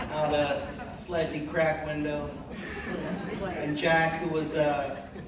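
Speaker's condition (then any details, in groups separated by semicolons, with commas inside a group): No condition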